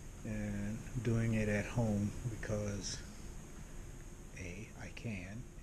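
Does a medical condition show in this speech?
No.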